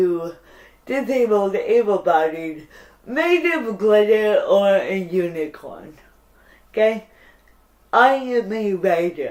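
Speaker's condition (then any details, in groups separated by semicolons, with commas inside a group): Cerebral palsy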